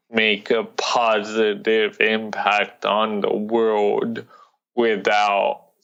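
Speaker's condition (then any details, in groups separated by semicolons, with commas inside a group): Cerebral palsy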